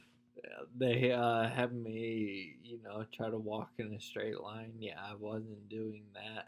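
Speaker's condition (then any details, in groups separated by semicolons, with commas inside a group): Spinocerebellar ataxia; progressing, balance requires conscious thought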